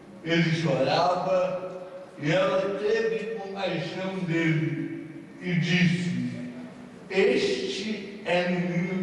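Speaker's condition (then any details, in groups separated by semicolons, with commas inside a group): Cerebral palsy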